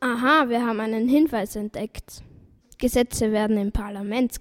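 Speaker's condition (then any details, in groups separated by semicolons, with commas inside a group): No condition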